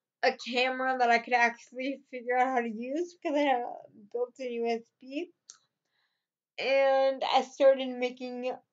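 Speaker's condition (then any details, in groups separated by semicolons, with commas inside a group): Cerebral palsy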